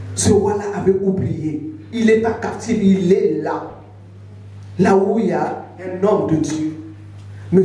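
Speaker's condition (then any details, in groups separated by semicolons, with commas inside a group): No condition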